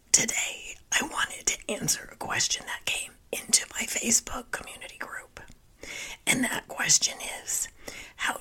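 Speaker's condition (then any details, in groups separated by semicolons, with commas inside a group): Spasmodic dysphonia; voice sounds like laryngitis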